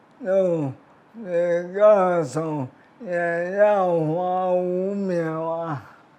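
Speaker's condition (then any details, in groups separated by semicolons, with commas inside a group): Motor neuron disease; affects speech and movement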